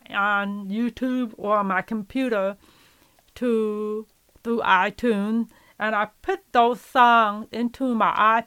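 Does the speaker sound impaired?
Yes: profound deafness; profoundly deaf since earliest memory, legally blind from early 20s, 10% peripheral vision left; learned to speak with speech therapist help, therapy in elementary and high school.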